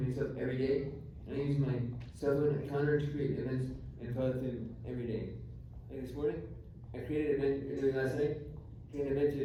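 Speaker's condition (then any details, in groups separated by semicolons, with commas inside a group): Traumatic brain injury; about 4 years since injury, ongoing therapy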